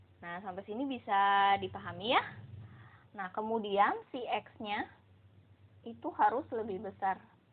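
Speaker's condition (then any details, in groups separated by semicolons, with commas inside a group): No condition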